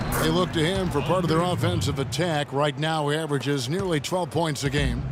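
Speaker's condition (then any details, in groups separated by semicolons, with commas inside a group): No condition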